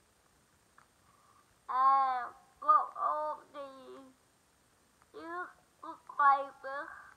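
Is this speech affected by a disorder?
Yes: cerebral palsy; cerebral palsy, all four limbs, cannot walk, wheelchair.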